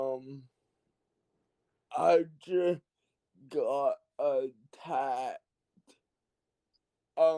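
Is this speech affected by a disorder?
Yes: cerebral palsy.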